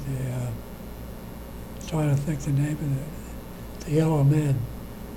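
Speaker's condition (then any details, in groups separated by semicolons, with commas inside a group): Parkinson's disease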